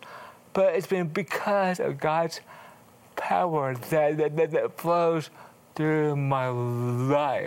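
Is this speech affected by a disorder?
Yes: cerebral palsy; slowed speech, speaks slower than others.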